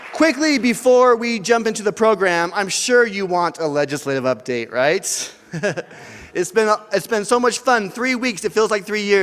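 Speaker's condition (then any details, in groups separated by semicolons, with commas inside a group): No condition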